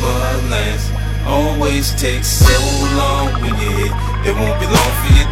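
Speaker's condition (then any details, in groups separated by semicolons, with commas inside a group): No condition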